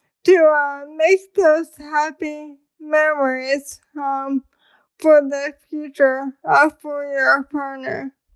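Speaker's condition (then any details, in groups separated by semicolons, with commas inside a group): ALS; slurred speech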